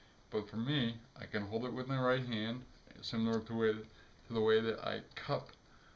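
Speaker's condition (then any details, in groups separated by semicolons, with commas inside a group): Cerebral palsy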